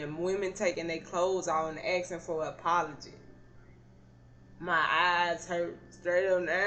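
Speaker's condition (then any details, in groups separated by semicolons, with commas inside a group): Cerebral palsy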